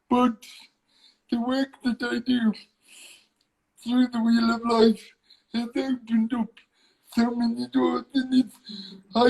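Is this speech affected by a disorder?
Yes: cerebral palsy; singing lessons developed singing voice.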